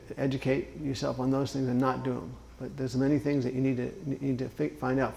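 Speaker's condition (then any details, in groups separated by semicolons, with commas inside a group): Parkinson's disease; left foot dystonia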